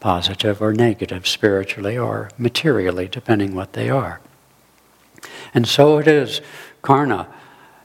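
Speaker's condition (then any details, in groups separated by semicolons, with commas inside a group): No condition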